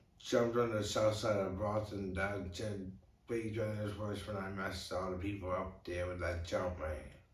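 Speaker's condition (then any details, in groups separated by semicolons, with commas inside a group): Brain injury; tongue cut off at age 5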